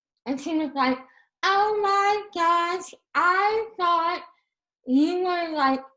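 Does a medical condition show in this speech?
Yes: Moebius syndrome; facial paralysis affects speech, infant feeding difficulty.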